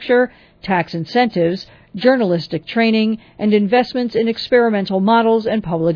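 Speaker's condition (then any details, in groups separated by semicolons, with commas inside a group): No condition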